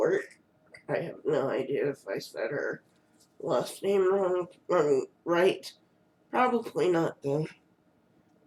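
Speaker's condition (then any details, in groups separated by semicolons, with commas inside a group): Cerebral palsy; first word not said quite right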